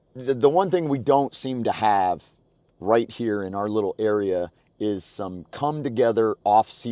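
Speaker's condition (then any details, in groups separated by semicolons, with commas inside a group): No condition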